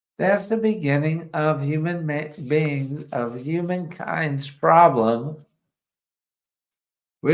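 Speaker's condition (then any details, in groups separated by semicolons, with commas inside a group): ALS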